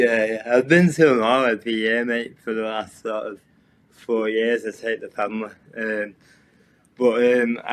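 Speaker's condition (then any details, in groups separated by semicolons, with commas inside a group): Cerebral palsy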